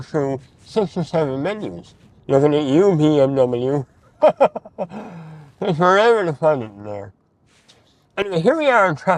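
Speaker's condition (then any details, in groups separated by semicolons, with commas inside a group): Mouth cancer surgery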